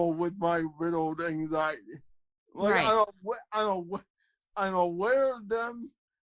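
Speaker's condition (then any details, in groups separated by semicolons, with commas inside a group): Cerebral palsy, spastic quadriplegia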